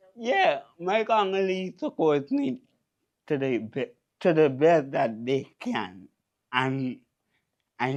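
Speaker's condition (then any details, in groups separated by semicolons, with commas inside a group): Cerebral palsy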